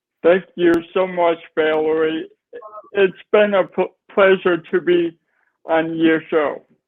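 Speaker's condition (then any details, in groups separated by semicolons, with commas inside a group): Cerebral palsy; nonverbal at age 3, speech therapy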